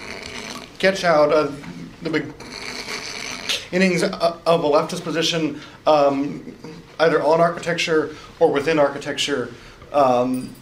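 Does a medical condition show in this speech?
Yes: stuttering; stutters during talk, breaks off mid-sentence, restarts and repeats phrase afterward; here blocks.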